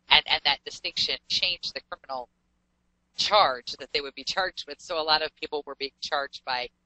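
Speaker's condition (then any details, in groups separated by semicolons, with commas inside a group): No condition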